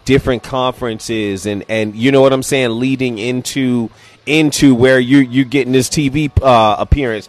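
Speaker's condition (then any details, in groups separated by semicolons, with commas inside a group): No condition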